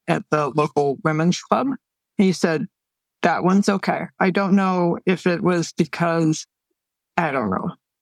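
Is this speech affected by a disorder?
Yes: Broca's aphasia after stroke; severe quarter-sized stroke, Broca's area, walked with cane, physical therapist one year, right hand typing impaired; over 3.5 years post-stroke, aphasia nearly overcome after neurofeedback, still dealing with aphasia; early: understood others, spoke little or nothing, knew words but could not form them, word-finding difficulty.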